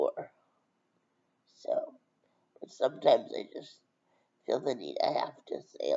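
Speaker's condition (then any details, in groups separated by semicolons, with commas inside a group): Brain injury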